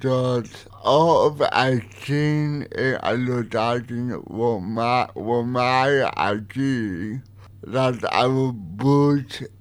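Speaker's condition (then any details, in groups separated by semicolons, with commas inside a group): Cerebral palsy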